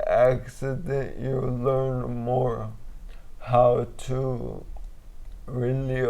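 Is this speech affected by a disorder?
Yes: traumatic brain injury.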